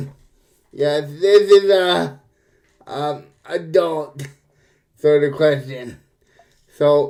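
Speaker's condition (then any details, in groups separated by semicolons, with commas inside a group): Cerebral palsy; present from birth, uses wheelchair; muscles weaker from disuse, not progression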